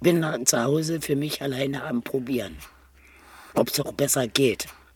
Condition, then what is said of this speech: Laryngectomy. Deswegen braucht es eine andere Sprechtechnik und auch ein bisschen eine andere Melodie.